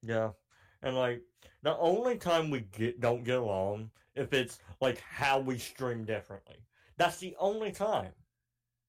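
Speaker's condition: Cleft palate; cleft palate since childhood, surgical repair in childhood; voice sounds deeper than it is, deeper over mic, cannot say certain words, frequent mispronunciations, speech impediment

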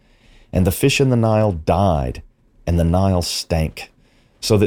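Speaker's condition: No condition

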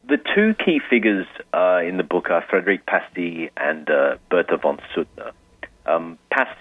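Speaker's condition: No condition

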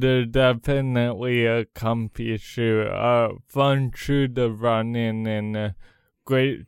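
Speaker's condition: Cerebral palsy; congenital

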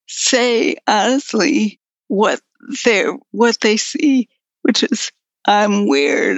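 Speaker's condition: Progressive multiple sclerosis; voice up and down, in and out with pulmonary muscle strength, sometimes no voice, assistant speaks

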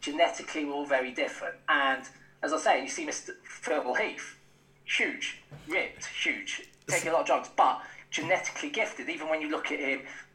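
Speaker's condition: No condition

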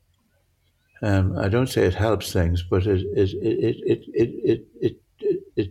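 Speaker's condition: Parkinson's; difficulty judging near and far

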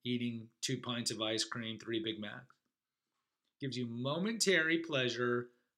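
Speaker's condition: No condition

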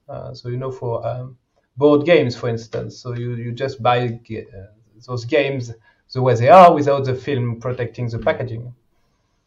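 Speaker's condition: No condition

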